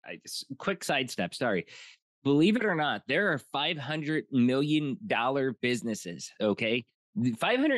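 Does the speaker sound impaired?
No.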